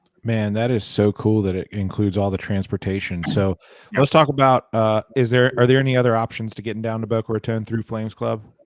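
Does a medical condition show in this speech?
No.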